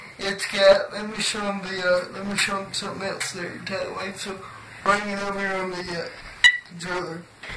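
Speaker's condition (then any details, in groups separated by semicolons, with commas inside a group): Cerebral palsy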